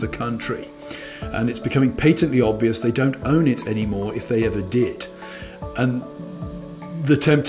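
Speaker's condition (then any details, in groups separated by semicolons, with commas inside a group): No condition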